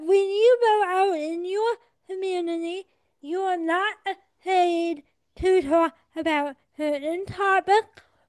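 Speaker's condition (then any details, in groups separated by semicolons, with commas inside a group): Cerebral palsy; adult, 24 years old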